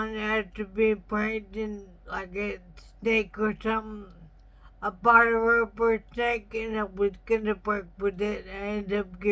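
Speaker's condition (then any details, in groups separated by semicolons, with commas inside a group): Traumatic brain injury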